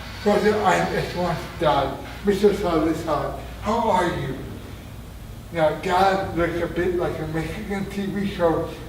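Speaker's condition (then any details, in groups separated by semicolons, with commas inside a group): Traumatic brain injury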